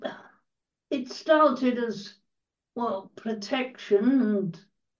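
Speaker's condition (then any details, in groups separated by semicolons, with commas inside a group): Cerebral palsy; quadriplegia, wheelchair user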